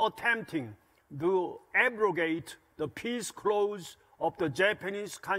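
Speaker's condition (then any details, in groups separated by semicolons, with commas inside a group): No condition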